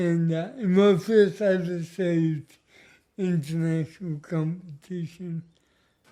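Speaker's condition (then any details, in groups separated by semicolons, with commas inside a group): Cerebral palsy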